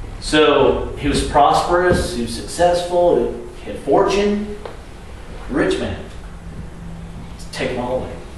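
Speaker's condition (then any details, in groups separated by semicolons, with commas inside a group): No condition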